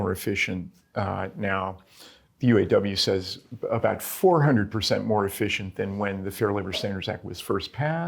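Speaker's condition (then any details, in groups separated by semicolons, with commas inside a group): No condition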